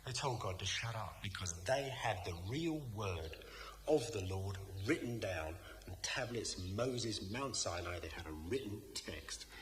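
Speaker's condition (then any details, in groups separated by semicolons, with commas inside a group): No condition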